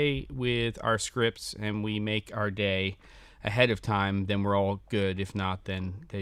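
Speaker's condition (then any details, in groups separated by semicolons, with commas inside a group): No condition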